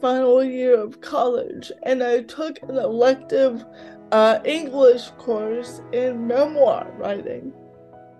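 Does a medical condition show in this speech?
Yes: cerebral palsy, mild; mouth affected.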